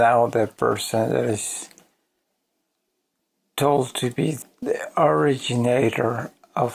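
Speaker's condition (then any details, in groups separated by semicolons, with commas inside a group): ALS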